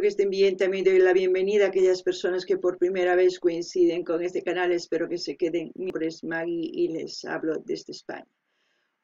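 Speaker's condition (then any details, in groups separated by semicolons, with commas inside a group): No condition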